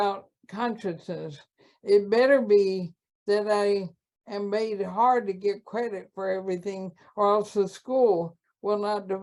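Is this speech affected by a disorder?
Yes: ALS.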